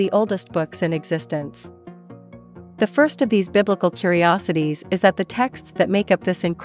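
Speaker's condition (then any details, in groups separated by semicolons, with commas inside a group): No condition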